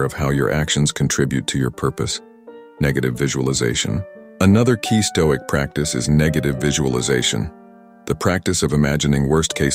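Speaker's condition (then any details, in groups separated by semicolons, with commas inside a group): No condition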